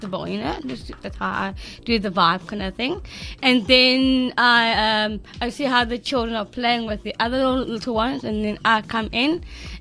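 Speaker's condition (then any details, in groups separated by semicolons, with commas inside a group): Down syndrome; since birth; adult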